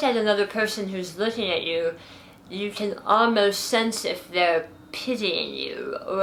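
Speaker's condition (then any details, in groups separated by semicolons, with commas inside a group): Hemi-glossectomy for oral cancer, hemiglossectomy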